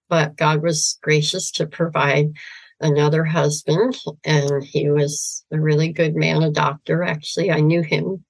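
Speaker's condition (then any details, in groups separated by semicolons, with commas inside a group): Severe cleft palate, cleft lip and palate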